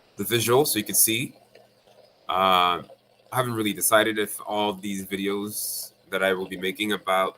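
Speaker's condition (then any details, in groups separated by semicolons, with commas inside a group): No condition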